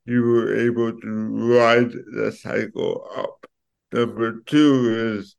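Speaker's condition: Cerebral palsy; cerebral palsy from birth, affects speech and muscle movement

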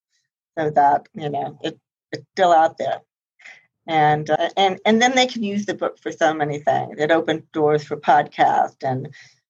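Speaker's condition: Profound hearing loss, congenital, high-frequency

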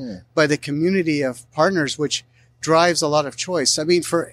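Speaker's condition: No condition

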